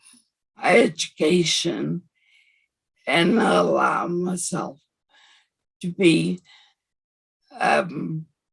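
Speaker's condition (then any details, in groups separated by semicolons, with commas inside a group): Severe anoxic brain injury; severe, wheelchair; early unable to speak, tracheostomy, sometimes types to communicate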